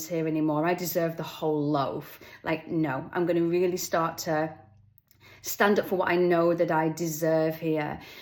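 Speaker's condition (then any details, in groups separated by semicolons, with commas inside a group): No condition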